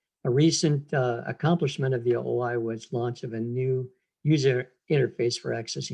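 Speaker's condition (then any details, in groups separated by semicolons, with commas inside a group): No condition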